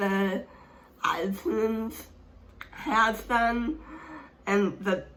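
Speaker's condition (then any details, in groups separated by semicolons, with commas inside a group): Speech impairment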